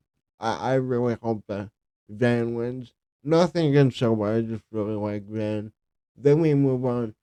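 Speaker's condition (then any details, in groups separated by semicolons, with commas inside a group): Cerebral palsy; speech affected by cerebral palsy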